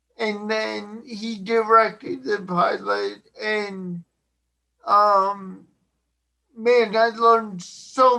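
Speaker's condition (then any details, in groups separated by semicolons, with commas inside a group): Cerebral palsy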